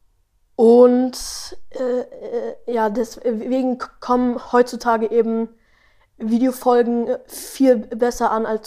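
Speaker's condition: Stuttering; 12-year-old boy; stutters a lot in this conversation about stuttering, less on liked topics, slower speech would help; almost never stutters when singing or with melody, stutters rapping without melody, little in own podcast, often fast; prolonged sounds

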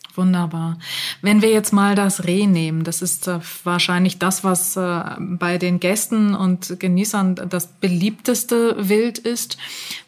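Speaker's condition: No condition

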